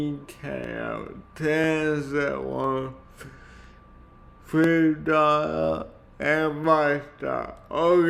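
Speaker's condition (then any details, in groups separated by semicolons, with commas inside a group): Cerebral palsy; speech impairment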